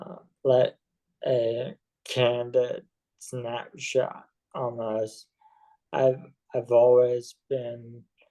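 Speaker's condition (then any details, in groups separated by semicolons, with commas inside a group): ALS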